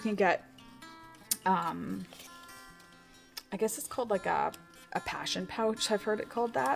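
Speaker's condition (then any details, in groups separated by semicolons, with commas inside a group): No condition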